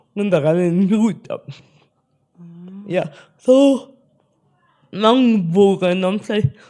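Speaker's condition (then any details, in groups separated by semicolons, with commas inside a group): Spastic cerebral palsy; speech affected, had speech therapy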